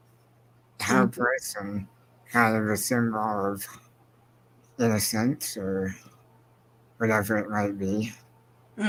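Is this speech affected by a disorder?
Yes: spinal muscular atrophy.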